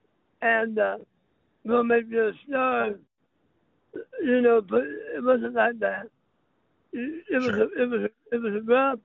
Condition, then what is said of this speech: Throat cancer. I've had throat cancer, so I'm not speaking in an unknown tongue.